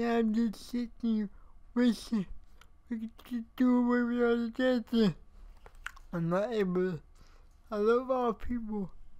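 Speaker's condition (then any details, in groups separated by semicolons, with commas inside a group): Cerebral palsy; speech affected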